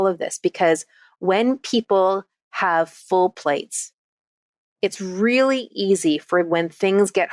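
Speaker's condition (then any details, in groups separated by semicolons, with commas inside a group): No condition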